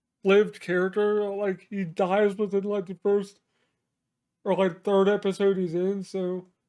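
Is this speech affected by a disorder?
Yes: cerebral palsy.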